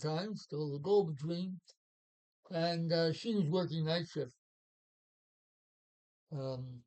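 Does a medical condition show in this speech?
Yes: Parkinson's.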